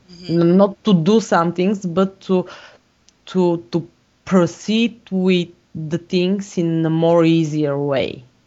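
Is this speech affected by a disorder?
Yes: stuttering; past speech language therapist, Toastmasters-style stuttering self-help group, speeches recorded on camera; worse in public speaking, interviews, stress, foreign languages like English, Norwegian, processing meaning; little with colleagues; here repeated words, prolonged sounds.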